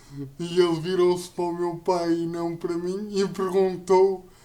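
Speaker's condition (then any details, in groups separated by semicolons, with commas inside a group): Cerebral palsy; uses a wheelchair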